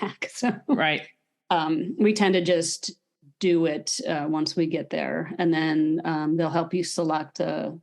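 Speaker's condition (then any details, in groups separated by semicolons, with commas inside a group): No condition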